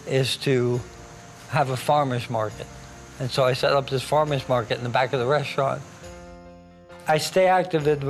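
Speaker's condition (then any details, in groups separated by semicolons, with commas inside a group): ALS; affects hands; cannot hold a knife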